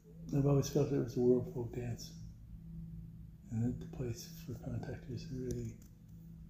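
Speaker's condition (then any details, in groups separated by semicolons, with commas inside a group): Parkinson's; voice weakened by Parkinson's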